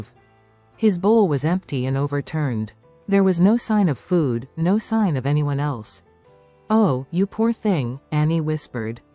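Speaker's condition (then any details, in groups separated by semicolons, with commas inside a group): No condition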